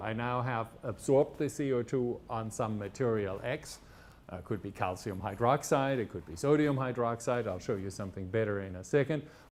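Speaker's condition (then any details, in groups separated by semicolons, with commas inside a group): No condition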